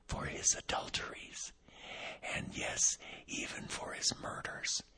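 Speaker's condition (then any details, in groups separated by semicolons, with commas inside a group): Vocal cord paralysis, unilateral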